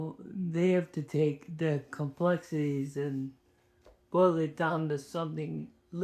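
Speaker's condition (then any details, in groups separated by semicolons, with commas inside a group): ALS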